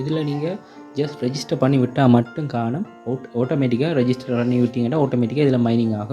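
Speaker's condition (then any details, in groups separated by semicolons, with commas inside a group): No condition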